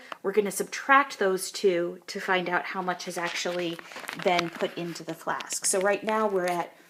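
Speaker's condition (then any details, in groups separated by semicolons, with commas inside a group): No condition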